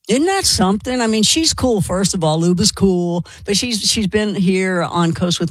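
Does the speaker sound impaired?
No.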